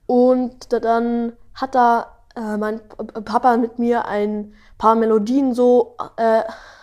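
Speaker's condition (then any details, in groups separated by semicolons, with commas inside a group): Stuttering; kassler stottertherapie, fluency shaping, daily home practice, parents trained, among most severe in group; age twelve, speaks better when slower; stutters much here, none singing melodies, some rapping without melody, little in own podcast, often fast; repeated sounds, prolonged sounds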